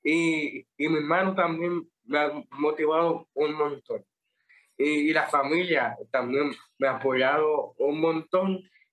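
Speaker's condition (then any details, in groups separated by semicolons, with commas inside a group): Down syndrome; adult man aged 26 to 27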